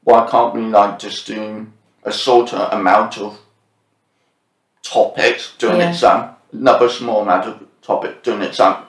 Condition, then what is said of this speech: Deafness. And that was just what been helping me to be able to speak as clearly.